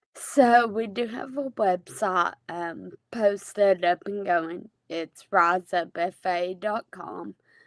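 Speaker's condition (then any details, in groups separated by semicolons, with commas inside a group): Friedreich's ataxia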